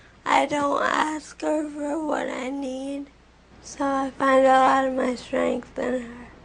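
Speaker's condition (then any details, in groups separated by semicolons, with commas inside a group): Friedreich's ataxia; genetic progressive neurological disorder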